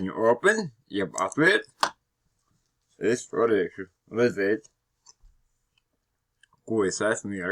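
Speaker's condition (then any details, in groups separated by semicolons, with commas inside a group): Cerebral palsy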